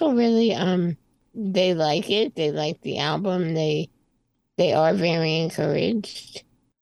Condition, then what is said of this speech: Spinal muscular atrophy. So my breathing and speaking and singing has since gotten a lot stronger.